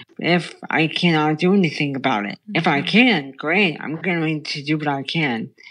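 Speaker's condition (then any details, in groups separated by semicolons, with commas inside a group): Brain stem tumor; childhood onset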